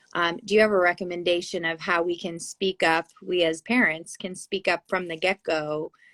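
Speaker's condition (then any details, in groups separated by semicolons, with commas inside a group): No condition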